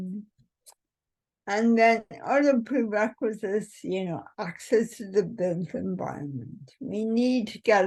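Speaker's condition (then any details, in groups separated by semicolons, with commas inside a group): Cerebral palsy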